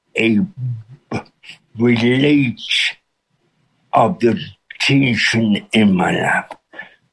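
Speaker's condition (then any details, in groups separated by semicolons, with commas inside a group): Cerebral palsy with speech impediment; congenital cerebral palsy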